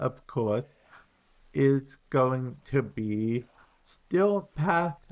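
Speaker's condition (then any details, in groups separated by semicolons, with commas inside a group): Cerebral palsy; affects speech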